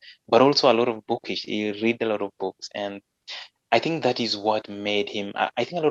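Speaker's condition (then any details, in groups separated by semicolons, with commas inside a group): No condition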